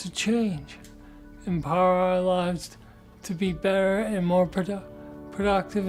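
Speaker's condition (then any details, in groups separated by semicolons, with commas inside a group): Parkinson's disease; deep brain stimulation surgery; strong voice, sings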